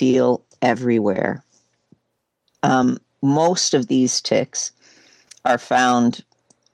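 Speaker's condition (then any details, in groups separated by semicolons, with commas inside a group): No condition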